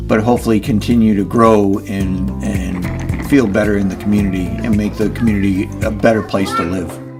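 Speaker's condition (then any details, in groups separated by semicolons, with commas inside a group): No condition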